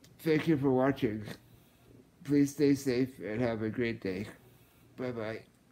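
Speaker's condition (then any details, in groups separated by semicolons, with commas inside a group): Muscular dystrophy, Duchenne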